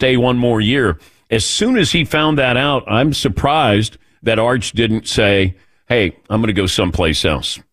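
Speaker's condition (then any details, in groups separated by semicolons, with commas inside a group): No condition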